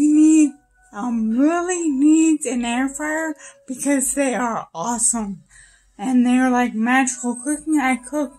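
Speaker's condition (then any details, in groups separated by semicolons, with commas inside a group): Brain injury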